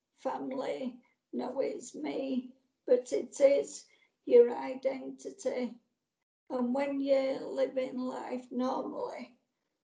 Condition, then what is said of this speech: ALS (motor neuron disease). So it has changed quite a lot.